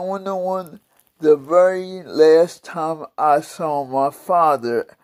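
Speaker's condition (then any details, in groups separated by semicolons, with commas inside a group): Cerebral palsy; several unnoticed strokes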